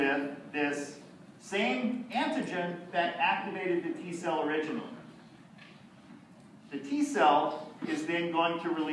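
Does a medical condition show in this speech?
No.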